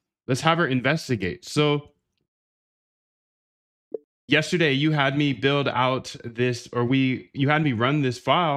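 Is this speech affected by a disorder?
No.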